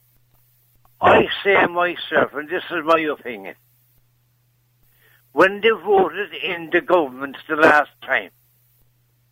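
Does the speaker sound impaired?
Yes: Parkinson's; Parkinson's with dementia, loses balance.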